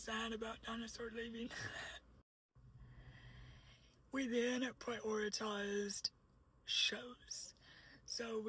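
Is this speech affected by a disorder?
Yes: cerebral palsy; uses a wheelchair.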